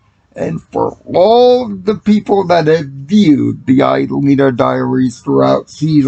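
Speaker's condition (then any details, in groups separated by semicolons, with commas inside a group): Cerebral palsy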